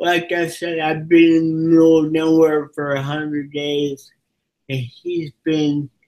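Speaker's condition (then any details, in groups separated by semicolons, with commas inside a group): Cerebral palsy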